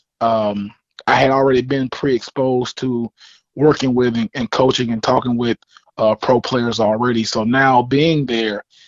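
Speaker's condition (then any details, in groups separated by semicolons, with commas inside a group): No condition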